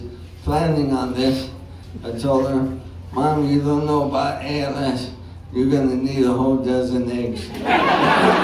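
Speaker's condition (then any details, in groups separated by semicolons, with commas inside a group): ALS; some speech trouble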